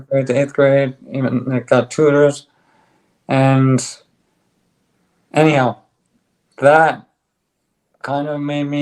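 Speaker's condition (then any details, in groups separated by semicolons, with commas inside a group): ALS; on drug, stronger bite, speaks better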